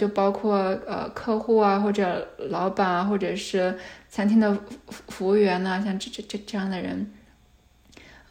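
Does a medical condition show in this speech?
Yes: stuttering; noticed in high school English class on br- of British, possible unnoticed childhood stutter, then more words; frequent repetitions of initial syllables and sounds, fillers; here repeated sounds, prolonged sounds.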